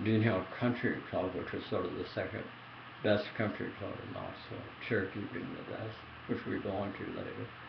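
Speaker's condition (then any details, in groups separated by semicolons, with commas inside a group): Tongue cancer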